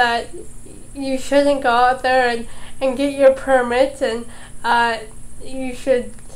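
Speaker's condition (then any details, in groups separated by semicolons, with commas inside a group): Cerebral palsy, mild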